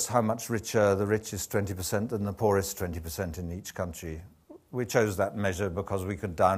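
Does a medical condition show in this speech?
No.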